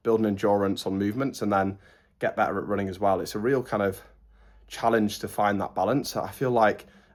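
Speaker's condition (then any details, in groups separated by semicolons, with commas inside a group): No condition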